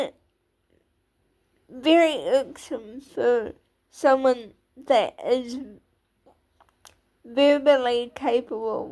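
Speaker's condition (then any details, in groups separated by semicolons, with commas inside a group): Cerebral palsy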